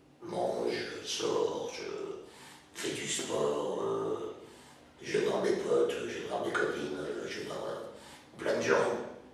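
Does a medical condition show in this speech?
Yes: total laryngectomy, oesophageal.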